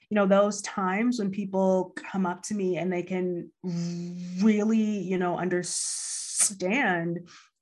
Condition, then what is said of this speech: Stuttering. I have days when I'm, you know, very fluent, and then days when I'm not.